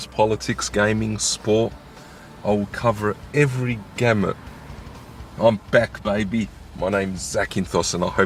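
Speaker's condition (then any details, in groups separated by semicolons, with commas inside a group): No condition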